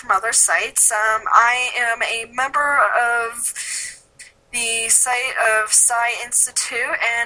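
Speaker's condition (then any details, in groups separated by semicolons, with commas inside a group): No condition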